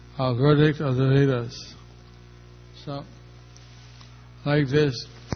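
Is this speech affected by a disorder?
Yes: stroke; not so easy to speak.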